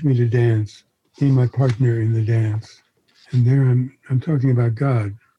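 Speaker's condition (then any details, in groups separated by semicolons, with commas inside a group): Parkinson's disease; face frozen like a mask at diagnosis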